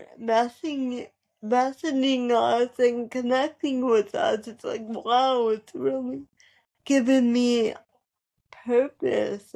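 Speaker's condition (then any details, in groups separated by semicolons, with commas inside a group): Cerebral palsy; present from birth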